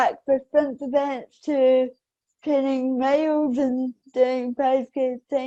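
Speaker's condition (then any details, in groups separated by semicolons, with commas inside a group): Cerebral palsy; affects balance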